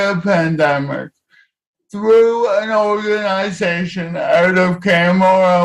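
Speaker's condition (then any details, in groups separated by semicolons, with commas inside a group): Cerebral palsy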